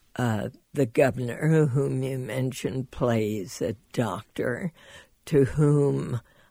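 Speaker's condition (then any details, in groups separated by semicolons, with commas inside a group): Spasmodic dysphonia; from about a week; show unchanged otherwise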